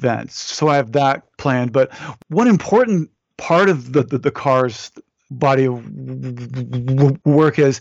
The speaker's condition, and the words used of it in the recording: Stuttering. But I'm going to go more personal here, and because I stutter, and I've stuttered my whole life, so that's been this constant thing to have to kind of overcome or work through, because I do teach,